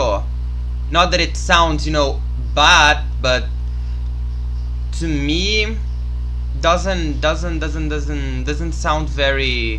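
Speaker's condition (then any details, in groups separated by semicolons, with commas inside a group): No condition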